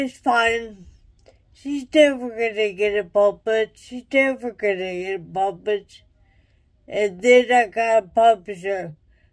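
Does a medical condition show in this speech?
Yes: traumatic brain injury.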